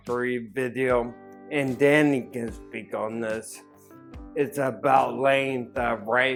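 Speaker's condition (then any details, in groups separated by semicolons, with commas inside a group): Acquired and hereditary ataxia; hereditary plus acquired ataxia, cerebellum affected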